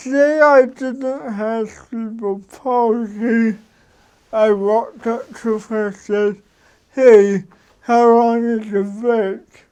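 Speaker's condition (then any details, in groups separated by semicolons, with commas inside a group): Cerebral palsy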